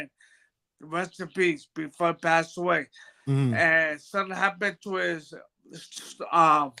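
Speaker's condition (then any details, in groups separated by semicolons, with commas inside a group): Brain bruising; speech bad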